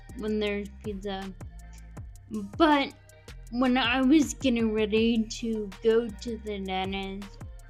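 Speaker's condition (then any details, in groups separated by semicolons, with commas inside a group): Friedreich's ataxia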